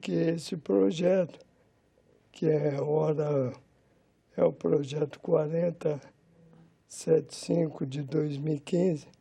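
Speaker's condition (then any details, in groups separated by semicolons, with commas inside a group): Amyotrophic lateral sclerosis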